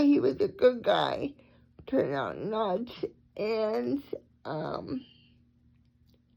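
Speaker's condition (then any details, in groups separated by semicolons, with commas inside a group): Cerebral palsy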